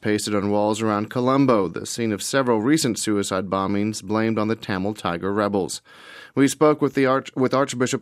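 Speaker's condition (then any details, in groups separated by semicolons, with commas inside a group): No condition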